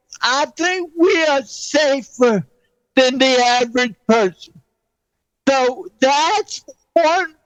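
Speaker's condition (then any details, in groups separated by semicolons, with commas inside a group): Cerebral palsy; present since birth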